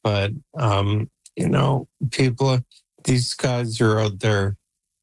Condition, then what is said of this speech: ALS (motor neuron disease). Because as you can tell, my voice is going to, and soon, hopefully not too soon, I'm not going to be able to talk.